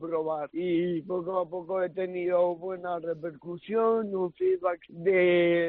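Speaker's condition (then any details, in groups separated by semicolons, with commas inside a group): Cerebral palsy; early intervention from infancy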